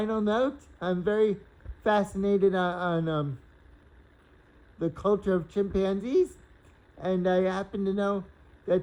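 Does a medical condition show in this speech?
Yes: cerebral palsy.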